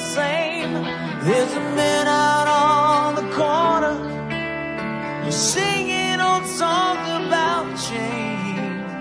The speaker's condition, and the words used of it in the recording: No condition.